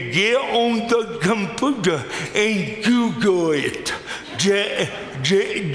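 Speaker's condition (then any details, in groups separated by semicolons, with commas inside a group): Cerebral palsy; speech dramatically affected, may be hard to understand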